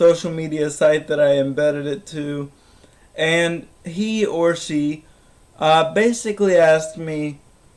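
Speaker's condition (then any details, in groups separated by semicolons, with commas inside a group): Cerebral palsy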